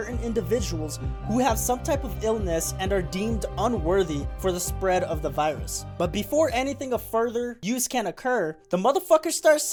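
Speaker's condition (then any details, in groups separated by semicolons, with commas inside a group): No condition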